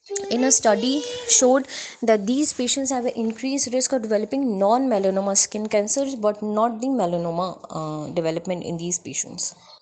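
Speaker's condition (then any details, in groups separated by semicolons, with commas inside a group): No condition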